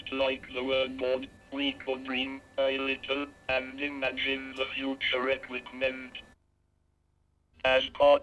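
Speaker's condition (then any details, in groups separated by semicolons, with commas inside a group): Cerebral palsy, speech-generating device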